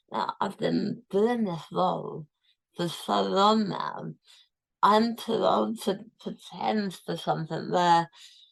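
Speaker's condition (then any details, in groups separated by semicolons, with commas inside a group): Tongue cancer, tongue removed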